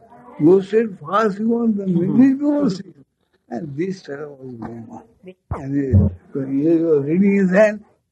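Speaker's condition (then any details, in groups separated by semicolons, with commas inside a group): Speech loss after head injury; heavy speech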